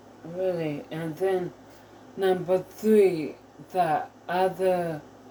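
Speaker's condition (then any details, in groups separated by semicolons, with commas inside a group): Mild cerebral palsy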